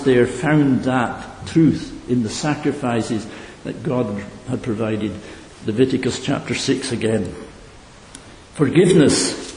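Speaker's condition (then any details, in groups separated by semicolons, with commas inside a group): No condition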